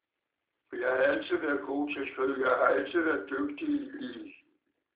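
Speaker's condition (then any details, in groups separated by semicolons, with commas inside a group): Parkinson's disease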